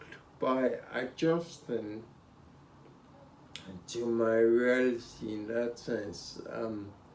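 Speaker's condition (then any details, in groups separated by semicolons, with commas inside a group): Spinocerebellar ataxia (sca7)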